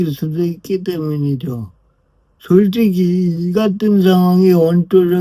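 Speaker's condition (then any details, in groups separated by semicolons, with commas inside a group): Brain lesion disability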